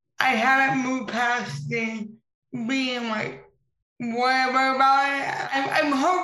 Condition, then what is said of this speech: Cerebral palsy. I know the ones that people have about me because I have impaired speech, but what about those who are nonverbal?